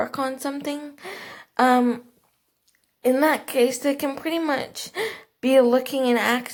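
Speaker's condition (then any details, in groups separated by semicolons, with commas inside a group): Cerebral palsy; quadriplegia, all four limbs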